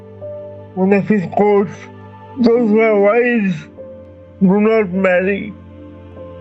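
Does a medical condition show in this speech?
Yes: cerebral palsy.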